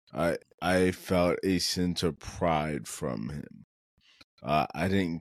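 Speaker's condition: Cerebral palsy; muscles needing relaxation

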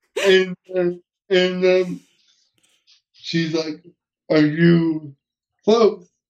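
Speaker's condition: Cerebral palsy; uses wheelchair, hearing intact

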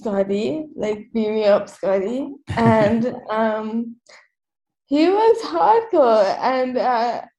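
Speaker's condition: Cerebral palsy; quadriplegic, wheelchair user

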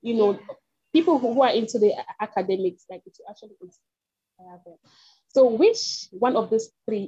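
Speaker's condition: Stutter; developmental stutter since age two, all six siblings stutter, great-grand-uncle stuttered severely, parents fluent; breaks when speaking, stammers in all settings, school, friends, church; repeated sounds

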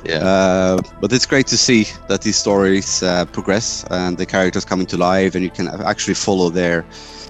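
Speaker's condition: No condition

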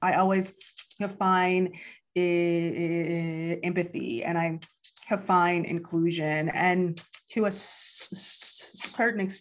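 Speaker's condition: Stuttering; lifelong stutter since grade school, past speech therapy, public speaking since 2014 as fear exposure; public speaking for about 5 years, taken up to face fear of talking; fluency varies day to day, some days very fluent, others not, worries about being understood; repeated sounds, blocks

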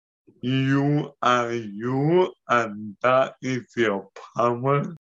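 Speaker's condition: Cerebellar and spinal ataxia; hand movement

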